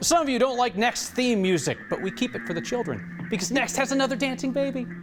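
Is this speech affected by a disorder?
No.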